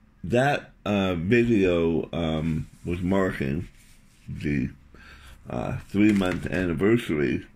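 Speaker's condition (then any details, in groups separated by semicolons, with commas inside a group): Tongue cancer surgery, tongue graft; reduced speech clarity, tongue feels loose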